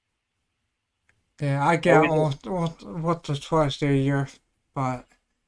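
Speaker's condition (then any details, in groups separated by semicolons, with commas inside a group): Cerebellar ataxia; not a walker; slurs a bit, voice affected a little, may need to repeat himself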